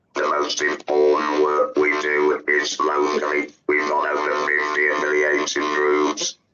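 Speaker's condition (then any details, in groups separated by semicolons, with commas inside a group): Laryngectomy; laryngectomy for larynx cancer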